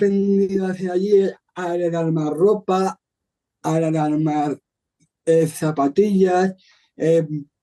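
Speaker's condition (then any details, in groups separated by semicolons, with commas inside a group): Down syndrome; Down syndrome from birth, genetic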